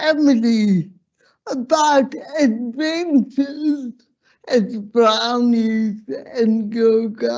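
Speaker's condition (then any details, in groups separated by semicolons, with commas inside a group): Slurred speech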